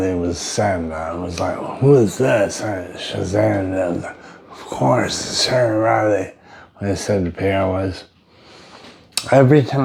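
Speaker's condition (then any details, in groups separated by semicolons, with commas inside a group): Brain injury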